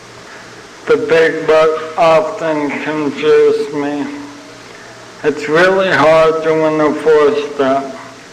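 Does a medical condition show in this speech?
Yes: ALS (Lou Gehrig's disease); terminal, young onset, first sign abnormal walking; progressing, uses wheelchair, fell and cracked chin two years ago, no medication; sounds like having had a couple of drinks.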